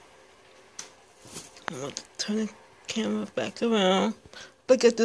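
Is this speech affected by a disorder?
Yes: speech impairment.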